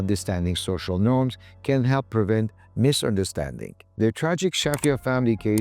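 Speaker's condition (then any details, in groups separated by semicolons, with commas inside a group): No condition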